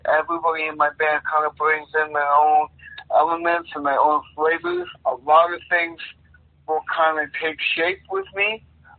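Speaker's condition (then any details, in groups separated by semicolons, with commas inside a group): Cerebral palsy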